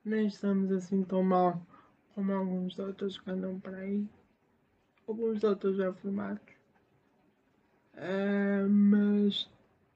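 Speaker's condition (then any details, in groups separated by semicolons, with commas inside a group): Spastic cerebral palsy; spastic motor type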